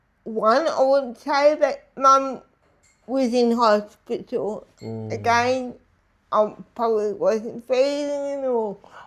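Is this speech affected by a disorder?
Yes: disability affecting speech.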